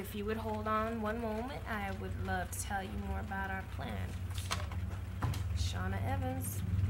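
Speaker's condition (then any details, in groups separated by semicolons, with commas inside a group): No condition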